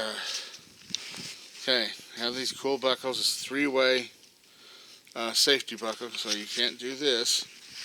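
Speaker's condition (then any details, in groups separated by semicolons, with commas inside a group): No condition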